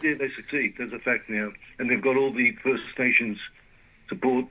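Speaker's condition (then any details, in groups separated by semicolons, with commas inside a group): Parkinson's disease; can't do much more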